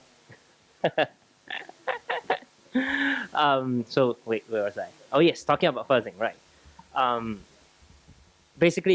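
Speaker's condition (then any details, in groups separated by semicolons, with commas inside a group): No condition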